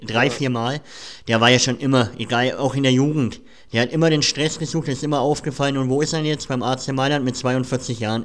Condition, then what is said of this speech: Cleft palate. Bestes Beispiel, man hört es ja vielleicht in meiner Stimme, ich habe eine Gaumenspalte.